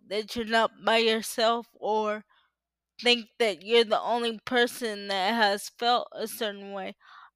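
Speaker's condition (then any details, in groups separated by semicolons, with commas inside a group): Cerebral palsy; uses power wheelchair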